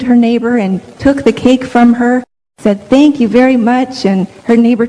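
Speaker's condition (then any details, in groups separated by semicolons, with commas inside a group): No condition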